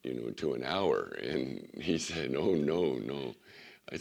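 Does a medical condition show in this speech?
Yes: vocal cord surgery recovery; voice not ready for full message, doctor limits teaching to 10-15 minutes.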